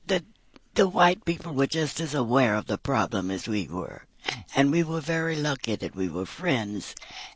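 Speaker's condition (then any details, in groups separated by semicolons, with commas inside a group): Vocal cord paralysis, tracheotomy; paralyzed vocal cords causing insufficient breath, tracheotomy tube since before daughter's birth; audible hissing when speaking, must close tube with finger to talk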